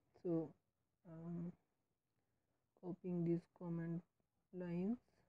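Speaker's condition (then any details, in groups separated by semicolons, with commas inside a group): No condition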